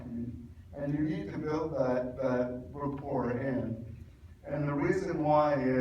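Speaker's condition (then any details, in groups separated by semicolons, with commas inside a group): Cerebral palsy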